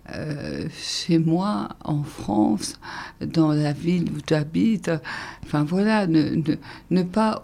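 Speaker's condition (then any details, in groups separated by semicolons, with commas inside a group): ALS (Charcot's disease); breathing difficulties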